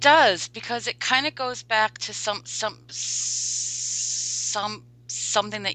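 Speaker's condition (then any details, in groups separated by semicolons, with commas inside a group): Stuttering; formerly covert, hid stuttering; open about stuttering, stopped hiding about 5 years ago; formerly avoided speaking situations, speechless at first self-help group meeting, said name and stutter by fourth or fifth; repeated sounds, blocks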